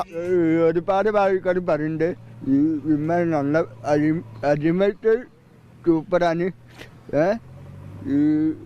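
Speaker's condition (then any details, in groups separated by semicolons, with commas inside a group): Cerebral palsy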